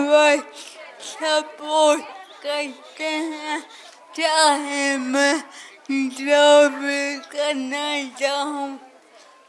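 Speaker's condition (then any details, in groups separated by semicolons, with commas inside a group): Cerebral palsy; speech not clear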